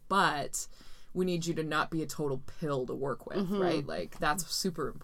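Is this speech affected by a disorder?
No.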